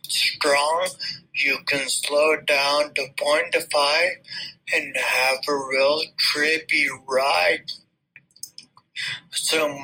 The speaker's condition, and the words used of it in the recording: Brain injury. I just wanted you to know that the pace at which you asked your question actually really helped me follow along